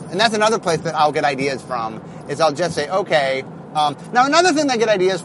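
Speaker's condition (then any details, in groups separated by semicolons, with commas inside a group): No condition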